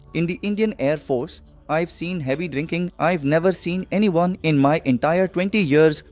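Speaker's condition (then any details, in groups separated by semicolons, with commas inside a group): No condition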